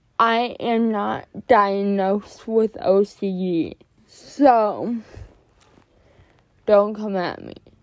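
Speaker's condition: Cerebral palsy; more jerking in class

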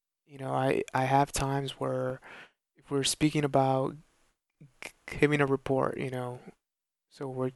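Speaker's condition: Stuttering; long-standing stutter persisting into adulthood, oral assessment showed no tongue or face problem; past speech therapy after mentor raised speech, breathing exercises for breath support, fluency techniques; poor breath support, too little air for sounds, tenses up giving reports, stutters equally Spanish, English; repeated words, prolonged sounds

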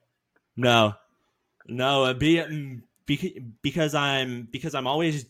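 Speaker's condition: Stuttering; varies day to day with bad talking days, called not a disability but annoying; massive pauses, little breaks in speech; repeated sounds, repeated words

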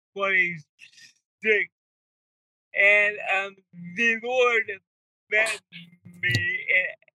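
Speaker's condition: Cerebral palsy; mind thinks faster than can talk

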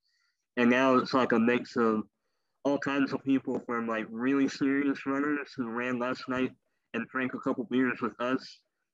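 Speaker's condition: Cleft lip and palate; former wheelchair user

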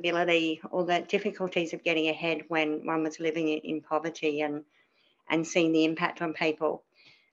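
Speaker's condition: Cleft palate; dental services

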